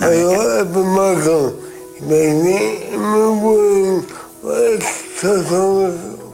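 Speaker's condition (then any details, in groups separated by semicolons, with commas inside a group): Speech disorder; specific speech disorder, TU Delft speech recognition app works for him; hard to understand, most words clear only after repeated listening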